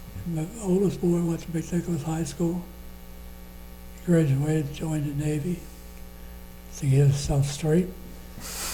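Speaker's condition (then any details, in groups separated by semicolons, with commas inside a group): Parkinson's disease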